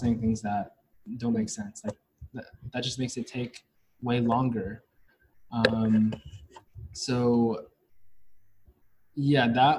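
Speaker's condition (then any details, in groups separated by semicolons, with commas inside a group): Stuttering; onset around age 5 or 6, biological father and maternal grandfather stutter, childhood speech therapy including easy onset; attends NSA and Stutter Social online support meetings; much worse when hiding it, hardly stutters when relaxed and open, harder at school, grandmother hears none; repeated sounds, prolonged sounds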